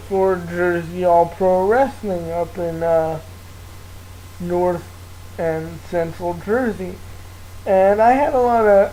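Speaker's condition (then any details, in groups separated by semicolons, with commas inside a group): Cerebral palsy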